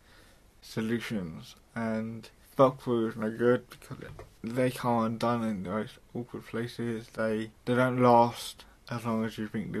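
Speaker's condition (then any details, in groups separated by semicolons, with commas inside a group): Cerebral palsy, mild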